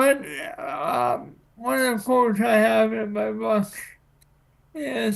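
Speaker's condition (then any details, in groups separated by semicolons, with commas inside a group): Cerebral palsy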